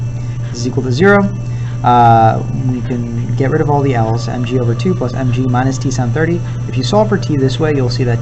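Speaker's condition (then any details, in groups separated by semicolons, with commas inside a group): No condition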